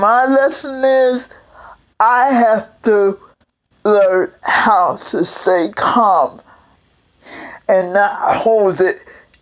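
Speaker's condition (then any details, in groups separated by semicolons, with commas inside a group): Cerebral palsy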